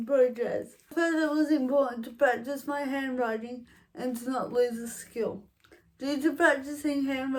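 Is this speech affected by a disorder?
Yes: cerebral palsy, mild; affects walking and speech, dribbling, falls.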